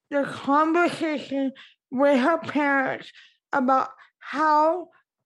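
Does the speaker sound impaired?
Yes: cerebral palsy; wheelchair user, impaired speech since childhood.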